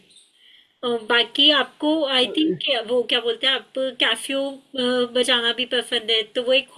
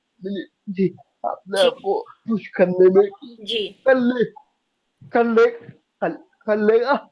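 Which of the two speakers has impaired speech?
The second: cerebral palsy; cerebral palsy, brain vein problem, balance affected; diagnosed age two, now runs 10 km races; could not speak as a child.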